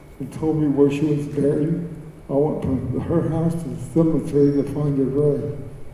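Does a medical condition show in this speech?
Yes: cerebral palsy; birth injury affecting motor skills, speech, walking and swallowing, diagnosed later in life, doctor advised never driving; choking episodes, choked on meat over 20 times, saved by Heimlich.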